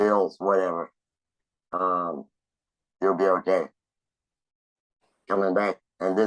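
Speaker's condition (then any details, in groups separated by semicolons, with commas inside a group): Laryngectomy; laryngectomy for cancer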